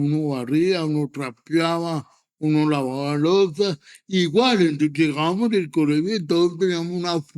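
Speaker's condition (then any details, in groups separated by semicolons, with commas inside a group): Cerebral palsy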